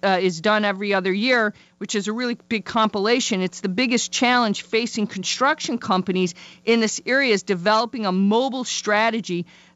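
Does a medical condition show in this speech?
No.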